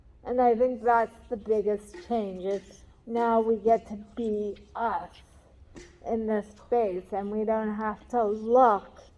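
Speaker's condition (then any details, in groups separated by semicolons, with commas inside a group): Cerebral palsy; talks differently than others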